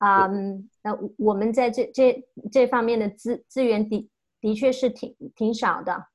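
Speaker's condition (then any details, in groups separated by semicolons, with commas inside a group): Stuttering; since childhood, not yet overcome, may never overcome; still stutters; no stuttering when talking to self, stutters when talking with others; repeated sounds, prolonged sounds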